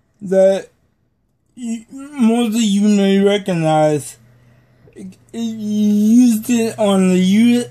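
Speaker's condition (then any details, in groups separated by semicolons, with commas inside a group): Cerebral palsy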